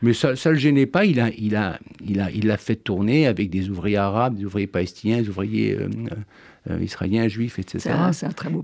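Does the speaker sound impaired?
No.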